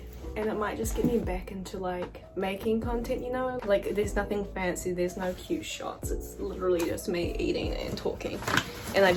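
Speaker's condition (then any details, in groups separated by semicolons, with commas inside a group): No condition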